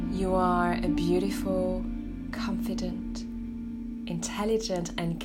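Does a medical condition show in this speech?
No.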